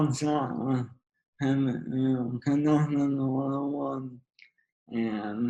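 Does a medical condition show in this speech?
Yes: ALS; young onset, slow progressor.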